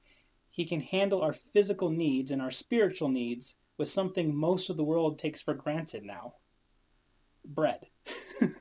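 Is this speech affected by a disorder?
No.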